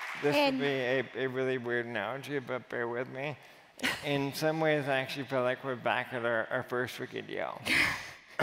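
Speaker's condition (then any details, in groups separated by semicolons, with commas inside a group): Amyotrophic lateral sclerosis; speech audibly affected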